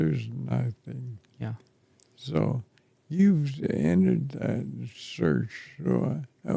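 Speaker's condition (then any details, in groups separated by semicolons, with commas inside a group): ALS; affects chest and throat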